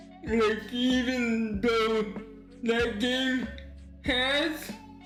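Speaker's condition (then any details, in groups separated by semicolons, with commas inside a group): Cerebral palsy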